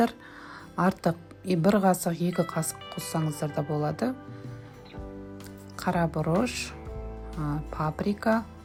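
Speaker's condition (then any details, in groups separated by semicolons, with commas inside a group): No condition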